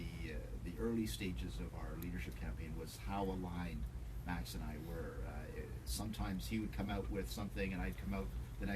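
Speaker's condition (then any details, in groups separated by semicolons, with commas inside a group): No condition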